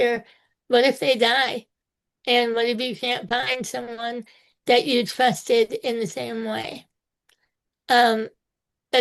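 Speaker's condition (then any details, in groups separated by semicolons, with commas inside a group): Spinal muscular atrophy type two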